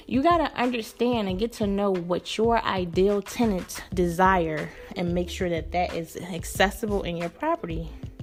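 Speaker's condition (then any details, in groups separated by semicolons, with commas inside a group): No condition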